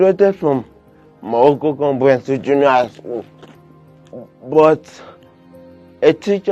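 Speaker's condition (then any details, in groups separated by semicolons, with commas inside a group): Cerebral palsy; limits movement and coordination; age nineteen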